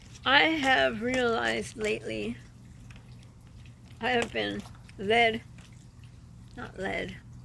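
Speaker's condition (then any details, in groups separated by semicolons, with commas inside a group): Traumatic brain injury; car accident, years ago; symptoms most days, cannot drive, difficulty walking at times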